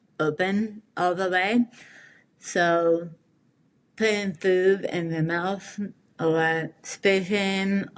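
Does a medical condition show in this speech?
Yes: tongue cancer, partial glossectomy; metastatic tongue cancer, 70% tongue removed right side, reconstructed, PEG tube; after surgery, radiation, chemotherapy, speech therapy twice weekly, slow progress; relearning speech and swallowing, jaw limited, can't swallow and breathe together.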